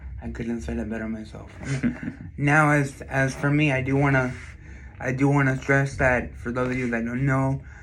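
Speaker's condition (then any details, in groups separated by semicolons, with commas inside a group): Cerebral palsy; left hand weaker, affects coordination, balance, gross motor movement; ongoing physical and occupational therapy, gait training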